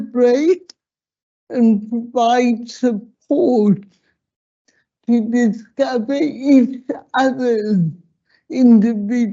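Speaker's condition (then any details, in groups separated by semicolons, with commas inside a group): Slurred speech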